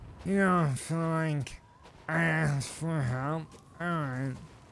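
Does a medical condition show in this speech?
Yes: ALS.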